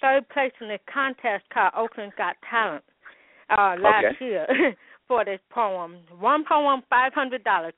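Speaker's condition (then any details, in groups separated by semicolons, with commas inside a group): Hearing loss with speech impediment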